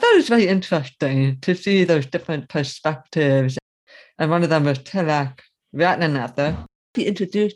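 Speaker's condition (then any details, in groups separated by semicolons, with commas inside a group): Severe to profound hearing loss, early-onset; cochlear implant user; early intervention at summer speech school in New Jersey, learned to speak and listen, speech-in-noise difficulty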